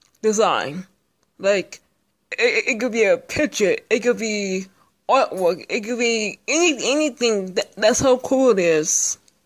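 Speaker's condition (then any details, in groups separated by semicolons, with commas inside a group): Speech impairment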